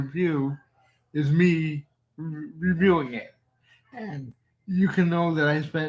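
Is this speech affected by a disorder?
Yes: cerebral palsy; reliable voice, uses voice control.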